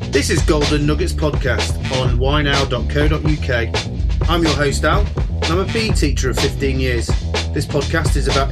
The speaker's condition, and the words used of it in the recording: None; typical speech.